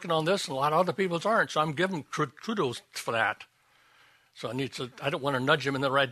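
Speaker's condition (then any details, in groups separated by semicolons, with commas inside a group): No condition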